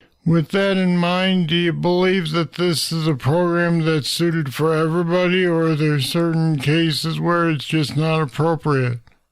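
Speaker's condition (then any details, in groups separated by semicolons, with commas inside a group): Parkinson's disease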